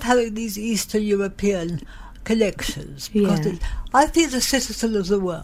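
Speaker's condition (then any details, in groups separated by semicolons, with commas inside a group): Cerebral palsy, mild; slight, from birth, born very premature, about three months early, all problems blamed on birth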